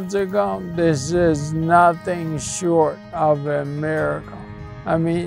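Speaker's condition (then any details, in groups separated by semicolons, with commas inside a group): Primary lateral sclerosis; affects balance and movement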